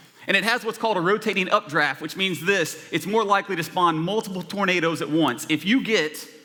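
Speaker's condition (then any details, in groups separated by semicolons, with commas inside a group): No condition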